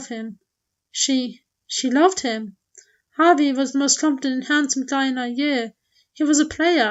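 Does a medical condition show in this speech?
No.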